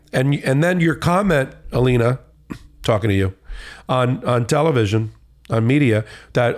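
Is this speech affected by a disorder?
No.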